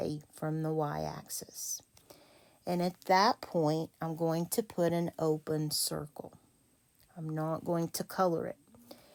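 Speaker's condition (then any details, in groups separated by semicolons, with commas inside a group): No condition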